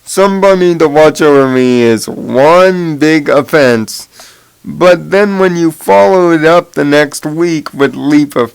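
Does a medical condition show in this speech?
Yes: cerebral palsy.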